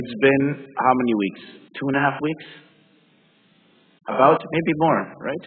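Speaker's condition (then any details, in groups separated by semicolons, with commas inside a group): No condition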